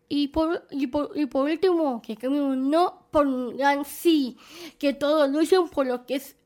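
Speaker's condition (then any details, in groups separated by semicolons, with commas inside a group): Down syndrome; present from birth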